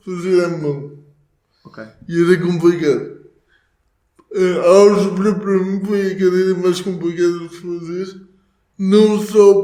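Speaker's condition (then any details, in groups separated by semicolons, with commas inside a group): Cerebral palsy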